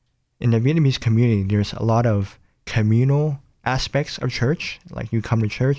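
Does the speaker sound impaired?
Yes: cleft palate; congenital cleft palate involving mouth.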